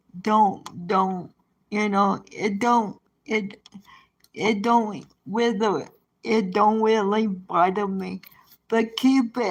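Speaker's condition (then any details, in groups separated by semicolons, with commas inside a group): Cerebral palsy; present from birth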